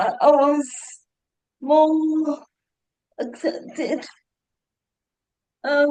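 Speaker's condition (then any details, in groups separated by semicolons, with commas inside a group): Cerebral palsy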